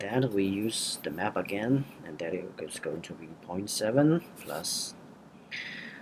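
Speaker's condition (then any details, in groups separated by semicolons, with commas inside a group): No condition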